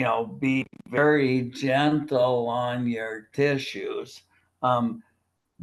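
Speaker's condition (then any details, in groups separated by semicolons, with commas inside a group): Primary lateral sclerosis, bulbar onset; upper motor neuron bulbar type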